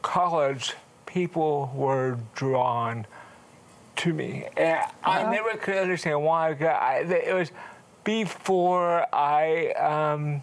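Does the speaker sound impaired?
Yes: cerebral palsy; wheelchair user, affects fine motor skills, frequently drops things; slowed speech, speaks slower than others.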